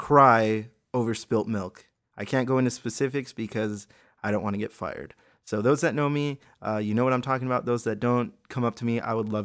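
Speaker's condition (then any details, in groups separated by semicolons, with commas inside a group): No condition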